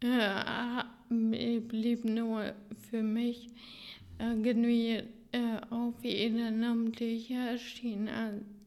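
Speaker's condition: Ataxia, severe; hereditary ataxia

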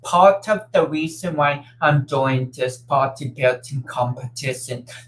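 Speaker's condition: Cerebral palsy; umbilical cord slightly wrapped around neck, affects cerebrum and cerebellum, hands do not cramp; affects speech and coordination

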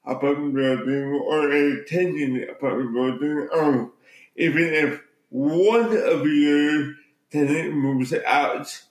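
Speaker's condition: Cerebral palsy

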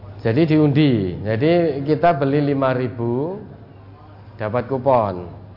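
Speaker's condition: No condition

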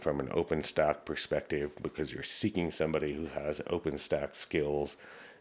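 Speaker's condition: No condition

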